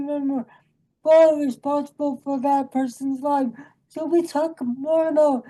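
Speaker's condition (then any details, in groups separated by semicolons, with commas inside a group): Cerebral palsy; from birth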